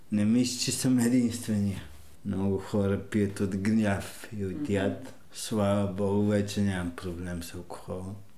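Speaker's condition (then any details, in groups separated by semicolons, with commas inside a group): Cerebral palsy; oxygen loss at birth, stroke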